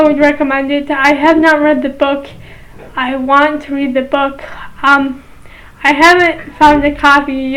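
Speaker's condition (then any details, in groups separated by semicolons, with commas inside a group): Cerebral palsy, mild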